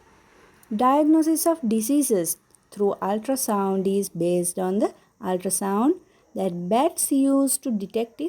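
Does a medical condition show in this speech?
No.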